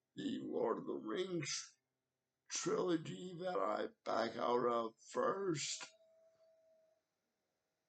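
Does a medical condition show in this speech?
Yes: cerebral palsy.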